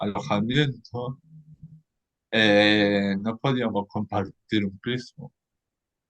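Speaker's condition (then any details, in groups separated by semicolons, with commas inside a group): Cerebral palsy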